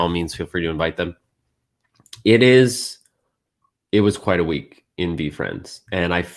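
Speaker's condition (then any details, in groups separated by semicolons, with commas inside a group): No condition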